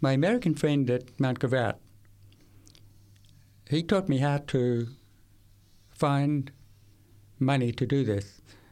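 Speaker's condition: Severe to profound hearing loss; uses hearing aids

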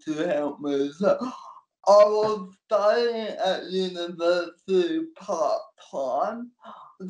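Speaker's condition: Cerebral palsy; cerebral palsy since birth, physical disability only, manual wheelchair, support worker takes notes and types for him; NDIS support worker for transport, getting on and off stage, personal care

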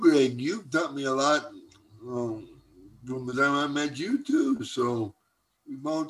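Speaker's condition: Cerebral palsy; uses wheelchair

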